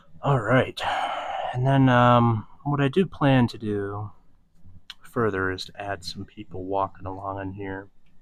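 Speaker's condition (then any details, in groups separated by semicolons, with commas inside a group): No condition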